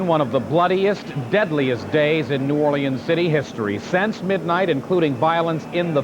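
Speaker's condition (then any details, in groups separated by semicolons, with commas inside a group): No condition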